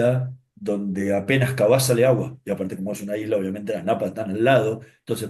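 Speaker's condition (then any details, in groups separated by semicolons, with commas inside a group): No condition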